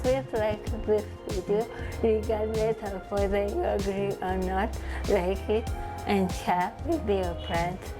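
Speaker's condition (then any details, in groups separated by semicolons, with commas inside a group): Cerebral palsy; from birth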